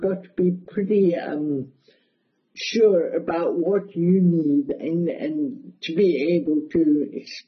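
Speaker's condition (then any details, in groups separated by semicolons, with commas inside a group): Cerebral palsy, mild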